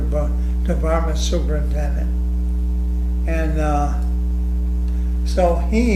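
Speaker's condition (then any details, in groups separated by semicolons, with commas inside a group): ALS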